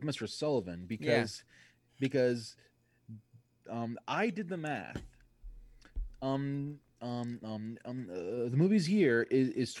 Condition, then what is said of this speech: Stuttering. Quip, something smart and funny, and people understand me instead of me stuttering through it at the first time, and then barely nailing it at